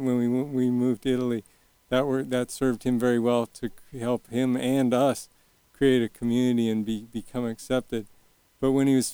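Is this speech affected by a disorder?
Yes: early onset Parkinson's; young onset Parkinson's, onset around age 40, Medtronic deep brain stimulation implant, two 3-inch brain probes; DBS surgery at Stanford three years ago, constant current stimulation, symptom management phenomenal.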